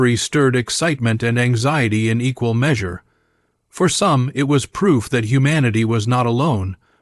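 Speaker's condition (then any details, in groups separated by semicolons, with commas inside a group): No condition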